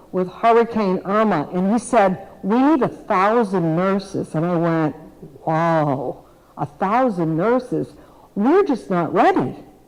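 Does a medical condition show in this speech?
No.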